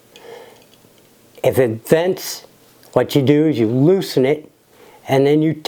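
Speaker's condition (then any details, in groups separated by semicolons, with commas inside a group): No condition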